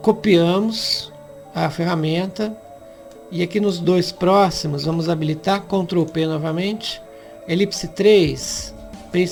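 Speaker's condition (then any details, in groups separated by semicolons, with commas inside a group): No condition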